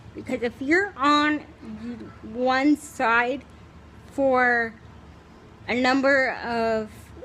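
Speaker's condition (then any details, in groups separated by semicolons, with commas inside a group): Cerebral palsy, spastic, severe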